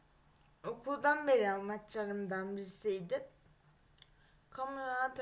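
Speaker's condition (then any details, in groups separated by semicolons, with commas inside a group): Cerebral palsy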